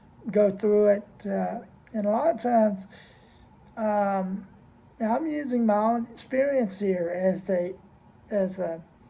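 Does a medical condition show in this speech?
Yes: cerebral palsy.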